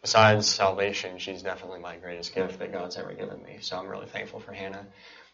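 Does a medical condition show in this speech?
Yes: cleft palate and cleft lip.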